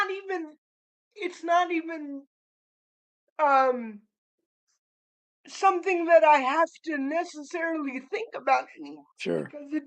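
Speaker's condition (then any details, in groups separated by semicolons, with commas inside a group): Cerebral palsy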